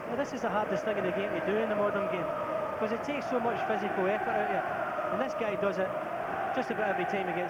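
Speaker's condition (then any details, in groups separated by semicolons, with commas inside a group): No condition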